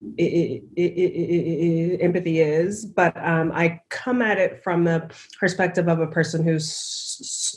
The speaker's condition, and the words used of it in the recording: Stuttering. That just as a result of my personal story, you know, with stuttering and you know, me like being on stage or, you know, now on camera and stuttering, it really makes people feel things